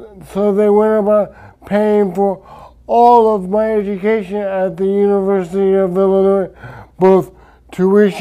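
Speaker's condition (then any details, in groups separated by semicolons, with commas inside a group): Traumatic brain injury; speech affected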